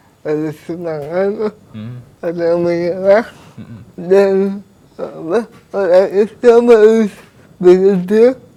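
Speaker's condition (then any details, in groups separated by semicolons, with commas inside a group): Cerebral palsy; does not limit daily activities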